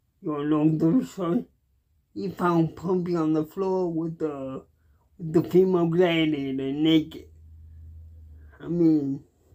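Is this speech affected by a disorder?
Yes: cerebral palsy; cannot walk, uses wheelchair.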